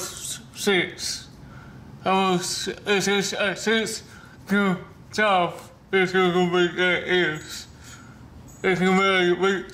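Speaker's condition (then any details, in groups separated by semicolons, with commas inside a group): Cerebral palsy; speech disability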